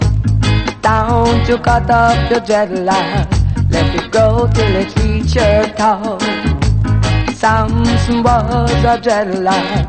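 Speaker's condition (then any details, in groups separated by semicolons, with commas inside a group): No condition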